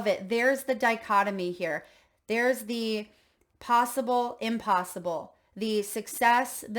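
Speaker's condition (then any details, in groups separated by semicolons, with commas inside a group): No condition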